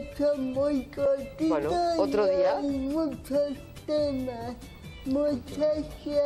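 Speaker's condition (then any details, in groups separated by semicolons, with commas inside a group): Cerebral palsy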